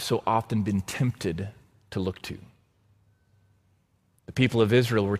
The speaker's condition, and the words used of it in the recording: No condition.